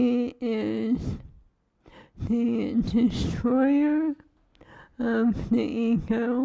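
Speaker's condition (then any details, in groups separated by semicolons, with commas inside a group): ALS; cannot eat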